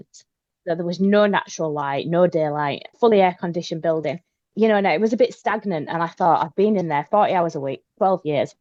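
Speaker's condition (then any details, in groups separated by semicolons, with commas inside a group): No condition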